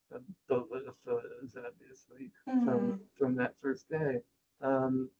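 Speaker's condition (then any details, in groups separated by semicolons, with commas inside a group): Spinal muscular atrophy, type 2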